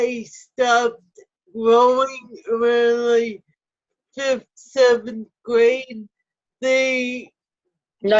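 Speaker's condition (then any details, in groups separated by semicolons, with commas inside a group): Cerebral palsy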